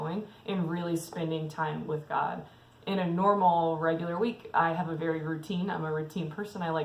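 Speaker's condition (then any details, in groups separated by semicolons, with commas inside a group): No condition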